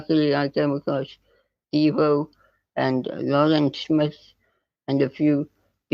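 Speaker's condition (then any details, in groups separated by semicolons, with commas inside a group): Spinal muscular atrophy type 2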